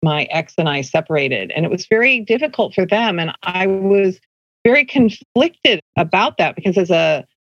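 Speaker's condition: No condition

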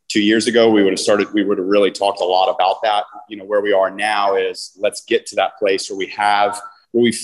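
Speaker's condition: No condition

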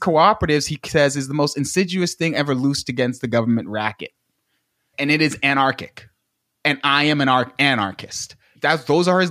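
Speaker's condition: No condition

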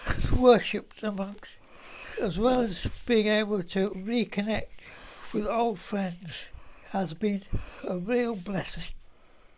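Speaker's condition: Motor neurone disease; declining health and disability, housebound; terminal illness

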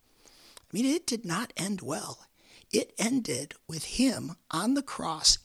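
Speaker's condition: Repeated vocal cord surgery; 19 vocal cord surgeries

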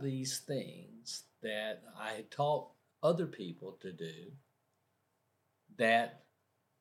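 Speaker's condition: Aphasia after stroke; woke unable to talk, nearly died and resuscitated, self-described primary progressive aphasia; about 4.5 years since stroke, speech lessons, relearned to talk, taught self frontwards and backwards; initially no talking, reading or writing, one word only, understood everything, now thinks of every word

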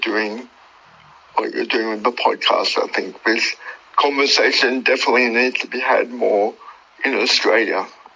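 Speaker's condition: Cerebral palsy; wheelchair user, much difficulty with motor function

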